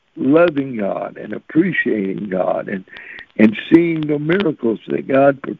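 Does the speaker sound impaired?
Yes: cerebral palsy; since birth.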